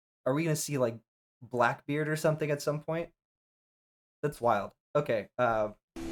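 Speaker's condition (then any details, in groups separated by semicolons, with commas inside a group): No condition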